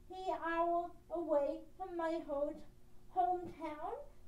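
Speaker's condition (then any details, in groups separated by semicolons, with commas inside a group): Cerebral palsy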